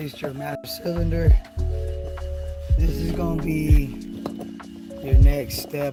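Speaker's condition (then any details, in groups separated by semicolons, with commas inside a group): No condition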